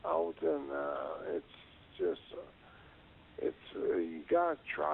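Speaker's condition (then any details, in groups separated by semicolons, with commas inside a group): Multiple sclerosis; secondary progressive; low dose naltrexone six months, walks with two-wheeled trolley; speech not very good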